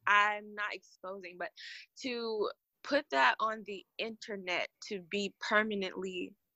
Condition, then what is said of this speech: Stuttering. It's easier to like speak when I know I'm not being observed.